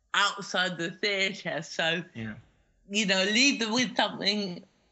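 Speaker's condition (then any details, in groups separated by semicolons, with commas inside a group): Cerebral palsy; cerebral palsy since childhood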